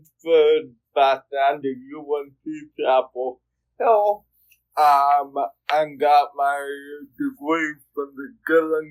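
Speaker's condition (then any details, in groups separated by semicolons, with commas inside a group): Cerebral palsy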